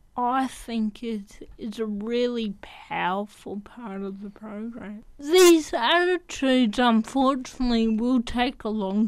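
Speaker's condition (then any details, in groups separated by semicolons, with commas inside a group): Athetoid cerebral palsy; athetoid form, from birth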